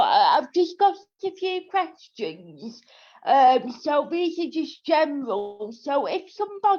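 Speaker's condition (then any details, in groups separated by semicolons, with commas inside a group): Cerebral palsy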